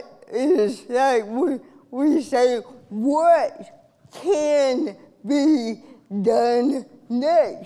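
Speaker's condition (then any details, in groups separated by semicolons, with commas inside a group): Cerebral palsy; from birth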